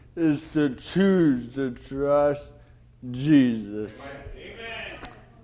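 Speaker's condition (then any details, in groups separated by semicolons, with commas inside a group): Cerebral palsy; diagnosed at 18 months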